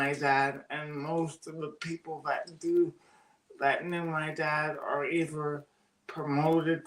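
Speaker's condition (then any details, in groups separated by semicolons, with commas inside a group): Cerebral palsy; oxygen loss at birth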